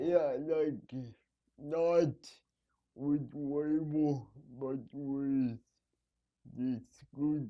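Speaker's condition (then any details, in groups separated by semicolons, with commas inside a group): Cerebral palsy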